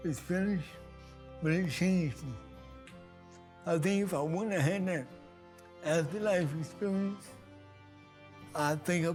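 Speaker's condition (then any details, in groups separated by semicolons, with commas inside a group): Cerebral palsy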